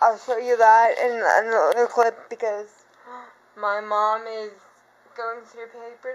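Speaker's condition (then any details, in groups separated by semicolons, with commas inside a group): Cerebral palsy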